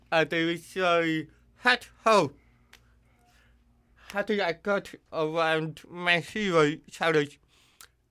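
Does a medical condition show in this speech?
Yes: deafness; voice distorted when screaming at full volume, needs others' feedback on loudness.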